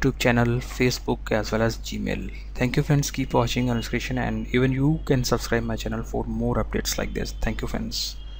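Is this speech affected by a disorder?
No.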